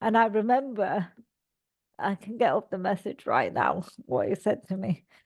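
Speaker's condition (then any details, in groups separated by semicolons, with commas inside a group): Cerebral palsy; all four limbs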